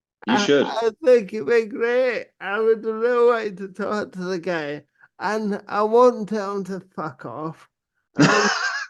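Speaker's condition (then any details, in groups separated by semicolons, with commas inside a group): Cerebral palsy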